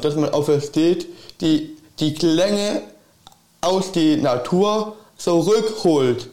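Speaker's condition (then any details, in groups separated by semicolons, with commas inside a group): Down syndrome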